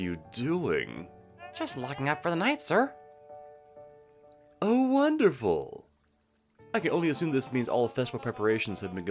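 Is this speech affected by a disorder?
No.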